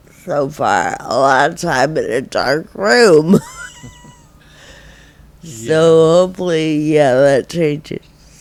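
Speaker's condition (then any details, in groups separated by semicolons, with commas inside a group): Friedreich ataxia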